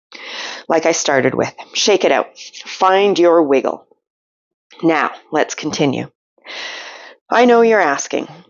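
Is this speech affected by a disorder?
No.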